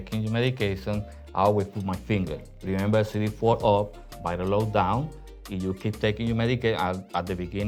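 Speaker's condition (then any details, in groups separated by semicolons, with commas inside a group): No condition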